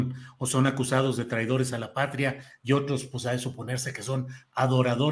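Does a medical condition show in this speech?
No.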